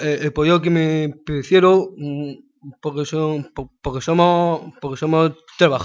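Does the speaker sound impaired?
Yes: Down syndrome; congenital, extra copy of chromosome 21, variable intellectual disability.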